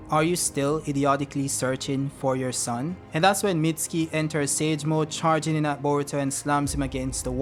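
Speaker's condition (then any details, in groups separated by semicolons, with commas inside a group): No condition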